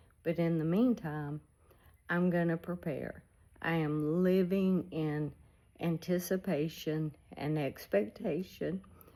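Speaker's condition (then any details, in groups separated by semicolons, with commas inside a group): ALS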